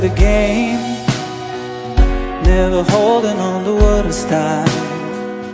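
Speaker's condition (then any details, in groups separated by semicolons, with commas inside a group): No condition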